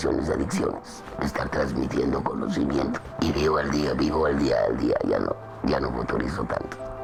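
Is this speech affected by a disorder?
Yes: laryngeal cancer, laryngectomy; after surgery, after speech rehabilitation; retrained to speak, candidate for voice prosthesis.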